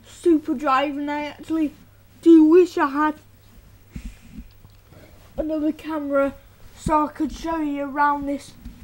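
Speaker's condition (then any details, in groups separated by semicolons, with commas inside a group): Cerebral palsy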